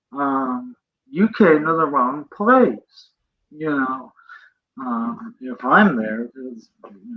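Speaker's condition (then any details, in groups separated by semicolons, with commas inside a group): Cerebral palsy; present from birth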